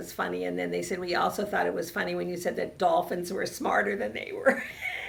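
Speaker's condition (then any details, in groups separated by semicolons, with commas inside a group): No condition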